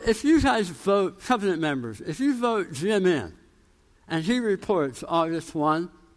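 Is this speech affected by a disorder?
Yes: tongue cancer, jaw reconstruction, osteonecrosis of jaw after radiation.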